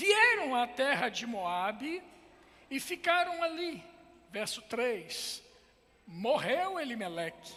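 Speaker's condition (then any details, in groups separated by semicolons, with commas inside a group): No condition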